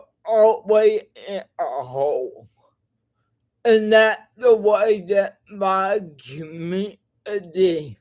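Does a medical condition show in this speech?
Yes: cerebral palsy.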